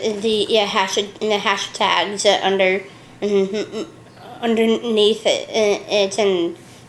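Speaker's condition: Down syndrome; lifelong, three copies of the 21st chromosome; age 34

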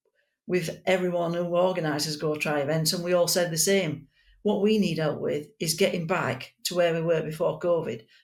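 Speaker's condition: No condition

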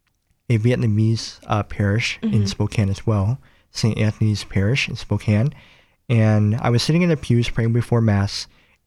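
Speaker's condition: Cleft palate; nose and lip

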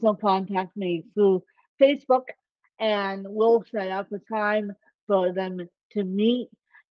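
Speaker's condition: Ataxic spastic cerebral palsy; uses power chair

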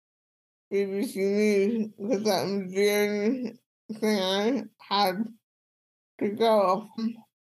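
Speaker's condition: Cerebral palsy; speech impediment

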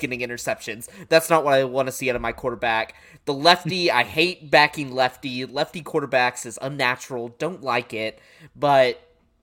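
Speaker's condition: No condition

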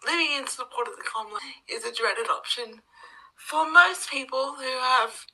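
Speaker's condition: Cerebral palsy; present since childhood

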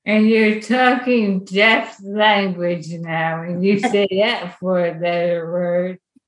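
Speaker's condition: ALS; onset with wrist weakness and reduced grip

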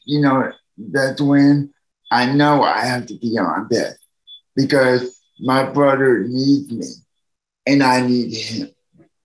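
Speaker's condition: Cerebral palsy; needs help from others

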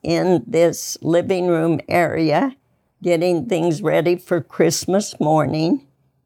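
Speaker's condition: ALS; about 3 years since diagnosis

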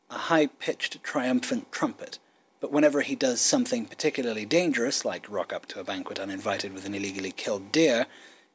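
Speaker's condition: No condition

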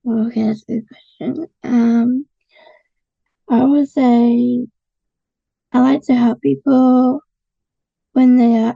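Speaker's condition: Down syndrome

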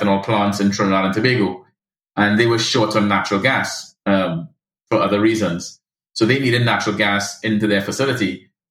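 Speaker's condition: No condition

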